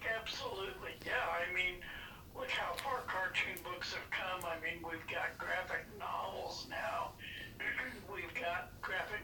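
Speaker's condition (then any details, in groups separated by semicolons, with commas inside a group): Parkinson's disease; deep brain stimulation both sides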